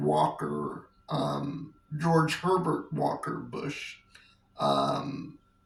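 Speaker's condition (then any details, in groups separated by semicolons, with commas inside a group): Cerebral palsy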